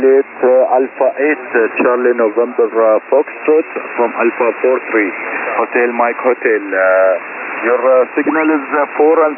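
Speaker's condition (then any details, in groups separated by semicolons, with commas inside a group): No condition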